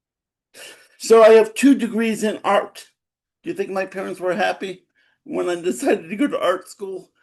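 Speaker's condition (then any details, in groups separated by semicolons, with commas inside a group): Cerebral palsy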